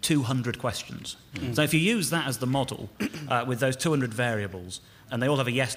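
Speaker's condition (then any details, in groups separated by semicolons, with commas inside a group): No condition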